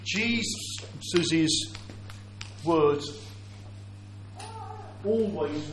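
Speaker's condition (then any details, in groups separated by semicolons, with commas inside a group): Stammer; audible stammer; blocks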